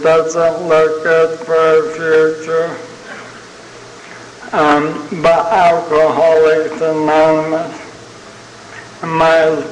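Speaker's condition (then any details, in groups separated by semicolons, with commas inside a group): ALS (Lou Gehrig's disease); terminal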